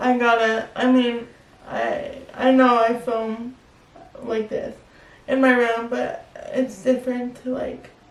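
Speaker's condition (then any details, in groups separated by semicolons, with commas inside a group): Spastic quadriplegic cerebral palsy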